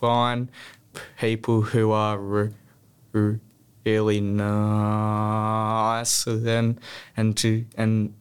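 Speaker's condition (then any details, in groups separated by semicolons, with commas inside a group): Stutter; childhood stutter, therapy grades 1-4, smooth speech at Box Hill Clinic 2 years from 14-15; repeated words, blocks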